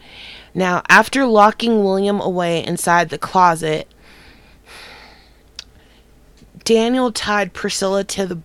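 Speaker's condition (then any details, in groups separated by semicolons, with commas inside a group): No condition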